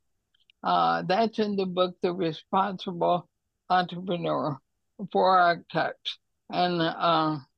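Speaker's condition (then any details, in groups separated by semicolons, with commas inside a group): ALS; words and ideas intact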